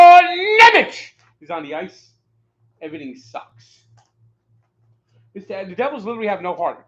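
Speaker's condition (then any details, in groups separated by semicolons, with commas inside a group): No condition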